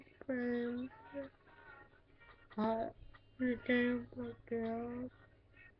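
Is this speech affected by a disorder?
Yes: cerebral palsy.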